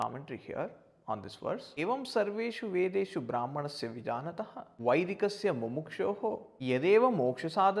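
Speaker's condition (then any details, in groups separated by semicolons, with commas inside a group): No condition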